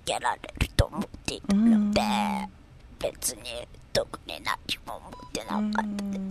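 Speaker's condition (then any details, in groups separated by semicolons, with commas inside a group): Myasthenia gravis; ventilator since age 26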